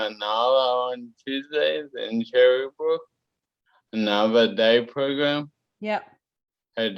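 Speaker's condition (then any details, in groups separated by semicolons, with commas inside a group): Cerebellar ataxia; wheelchair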